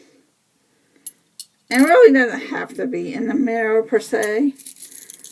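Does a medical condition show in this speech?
Yes: cerebral palsy.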